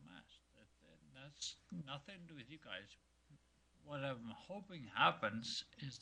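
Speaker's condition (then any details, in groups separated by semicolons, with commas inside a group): Multiple sclerosis; affects balance; affecting speech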